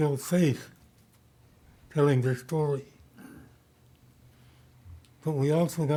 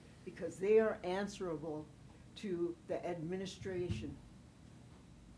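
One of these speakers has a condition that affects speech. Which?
The first: Parkinson's disease; new medication.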